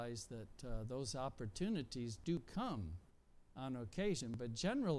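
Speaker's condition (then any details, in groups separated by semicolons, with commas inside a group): No condition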